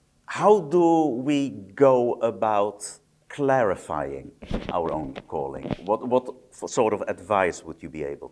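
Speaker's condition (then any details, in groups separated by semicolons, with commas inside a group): No condition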